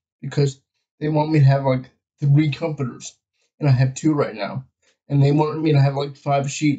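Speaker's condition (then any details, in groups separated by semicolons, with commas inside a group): Cerebral palsy, spastic diplegia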